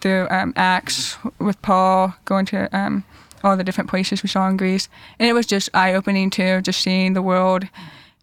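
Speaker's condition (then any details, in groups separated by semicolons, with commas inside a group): Deafness; cochlear implants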